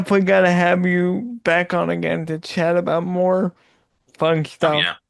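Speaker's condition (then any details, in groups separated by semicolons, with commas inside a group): Cerebral palsy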